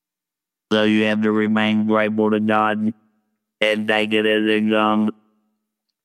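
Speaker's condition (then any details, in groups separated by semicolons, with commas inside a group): Laryngectomy, total laryngectomy with electrolarynx; voice box removed for laryngeal cancer from smoking cigarettes, electric wand held to throat; robotic electric wand voice, hard to understand at first, talking effortful, wand not hard to learn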